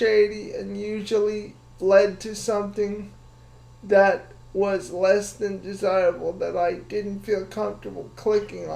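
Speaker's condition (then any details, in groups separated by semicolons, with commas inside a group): Cerebral palsy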